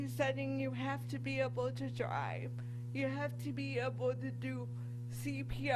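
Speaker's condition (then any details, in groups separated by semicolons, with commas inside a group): Cerebral palsy; from birth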